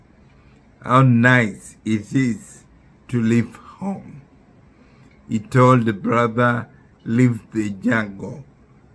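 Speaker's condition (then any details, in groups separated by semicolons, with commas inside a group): Neurological disease; speech affected, relearning speech with speech therapist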